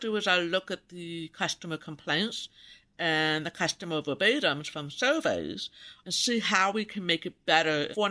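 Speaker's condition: Profound deafness; congenital, maternal rubella (German measles) in 1964 outbreak, about 30% hearing left ear, 40% right, tone deafness; pulled out of class weekly for speech therapy in school

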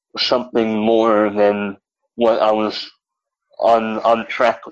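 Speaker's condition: Cleft lip and palate; over 20 operations by age 6

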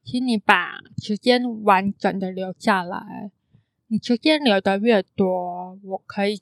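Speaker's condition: Congenital hearing impairment; cannot hear clearly

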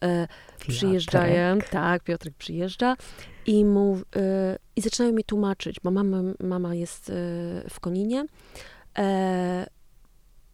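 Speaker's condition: Aphasia after stroke; brain haemorrhage at 30, left hemisphere, right arm and leg paralysed, right-side neglect, operated three days later; word-finding pauses, frequent fillers and self-corrections, now left-handed; unable to speak at first, post-stroke antidepressants, neurologopedic rehabilitation incl. own book, walking improved speech

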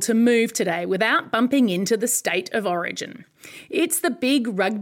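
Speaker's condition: No condition

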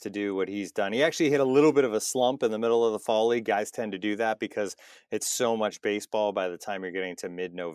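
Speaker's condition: No condition

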